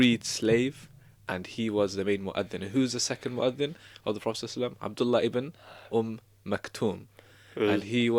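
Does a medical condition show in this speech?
No.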